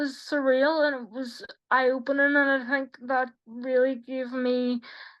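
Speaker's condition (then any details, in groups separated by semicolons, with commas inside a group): Quadriplegic cerebral palsy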